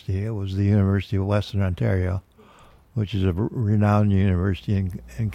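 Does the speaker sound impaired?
Yes: Parkinson's disease; man aged 73.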